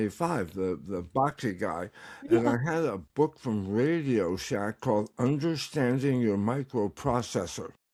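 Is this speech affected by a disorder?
Yes: tongue cancer; recovering, tongue exercises.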